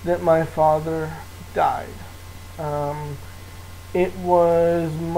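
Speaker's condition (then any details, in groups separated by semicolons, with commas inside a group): Cerebral palsy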